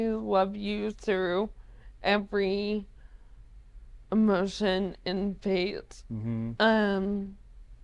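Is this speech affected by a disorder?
Yes: ALS.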